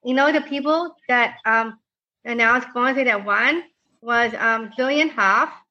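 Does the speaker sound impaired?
Yes: Down syndrome; congenital; public speaker giving speeches on stage, described as a very good speaker.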